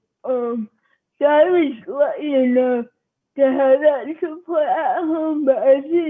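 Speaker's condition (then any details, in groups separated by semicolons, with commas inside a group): Cerebral palsy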